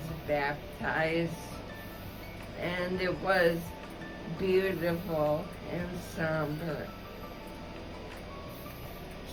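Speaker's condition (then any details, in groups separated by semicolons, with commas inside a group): ALS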